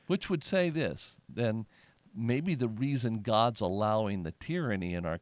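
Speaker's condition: No condition

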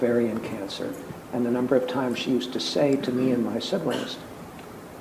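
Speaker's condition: No condition

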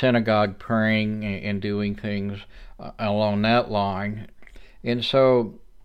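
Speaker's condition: No condition

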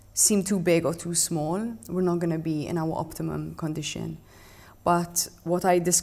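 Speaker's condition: No condition

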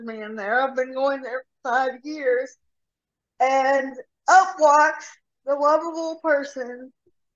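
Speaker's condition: Cerebral palsy; severe rotator cuff tear

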